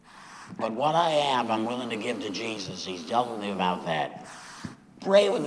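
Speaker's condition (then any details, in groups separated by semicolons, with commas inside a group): Laryngectomy after throat cancer; recurred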